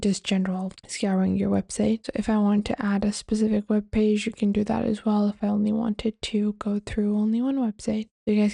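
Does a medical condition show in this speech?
No.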